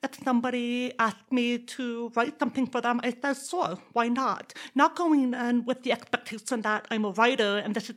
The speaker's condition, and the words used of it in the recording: Deafness. That's why I am deaf, which is also why I have this accent.